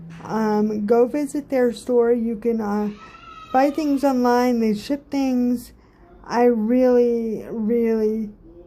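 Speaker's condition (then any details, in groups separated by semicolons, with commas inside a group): Cerebral palsy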